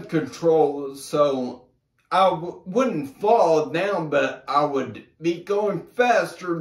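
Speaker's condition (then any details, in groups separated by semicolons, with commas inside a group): Brain injury; affects walking; nearly 5 years since injury, walks with cane, walking therapy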